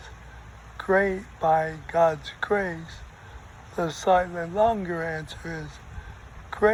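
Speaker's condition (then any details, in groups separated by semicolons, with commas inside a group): ALS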